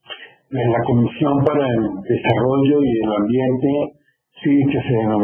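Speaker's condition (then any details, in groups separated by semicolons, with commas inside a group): No condition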